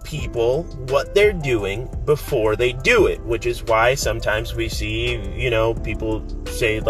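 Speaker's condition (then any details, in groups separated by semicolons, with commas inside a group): No condition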